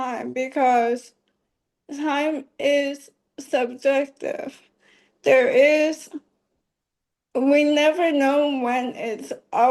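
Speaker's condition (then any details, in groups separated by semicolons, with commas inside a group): ALS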